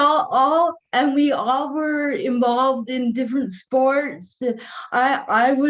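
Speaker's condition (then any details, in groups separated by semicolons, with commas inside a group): Cerebral palsy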